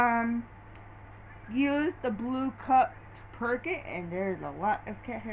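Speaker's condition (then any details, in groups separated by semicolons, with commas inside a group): Cerebral palsy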